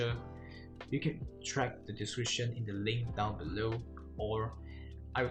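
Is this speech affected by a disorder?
No.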